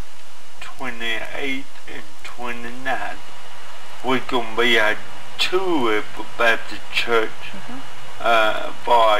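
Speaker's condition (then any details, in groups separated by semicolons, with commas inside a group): Cerebral palsy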